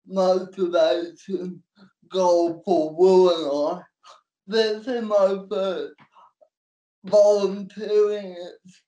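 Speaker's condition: Cerebral palsy; support worker takes notes and types for him

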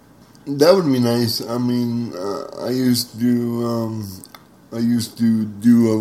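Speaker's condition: Spastic cerebral palsy; present from birth, uses wheelchair, tight joints and legs, startles at loud noises, missed school year for surgery; worries about stuttering on some words, had speech therapy in school

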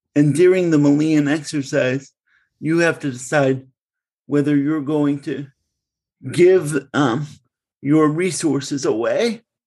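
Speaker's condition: Cerebral palsy; born in Bridgeport

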